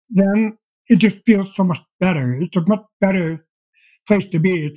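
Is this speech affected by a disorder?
Yes: deafblindness; progressive.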